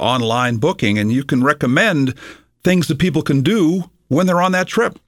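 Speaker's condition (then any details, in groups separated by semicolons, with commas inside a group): No condition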